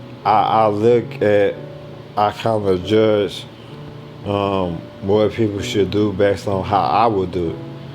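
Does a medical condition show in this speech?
Yes: ALS; speech progressively lost.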